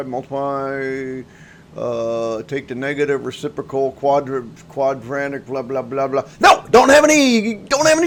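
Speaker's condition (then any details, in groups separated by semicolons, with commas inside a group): No condition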